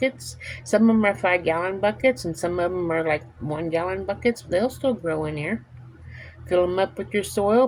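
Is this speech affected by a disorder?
No.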